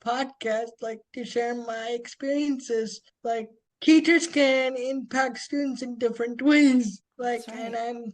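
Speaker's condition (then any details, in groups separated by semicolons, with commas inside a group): Spastic quadriplegic cerebral palsy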